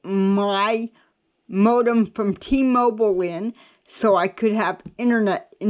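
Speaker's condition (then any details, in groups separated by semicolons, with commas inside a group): Cerebral palsy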